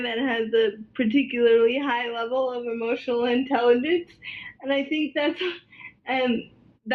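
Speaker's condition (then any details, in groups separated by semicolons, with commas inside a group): Cerebral palsy, spastic quadriplegia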